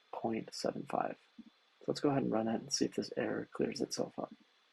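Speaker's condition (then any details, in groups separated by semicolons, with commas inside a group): No condition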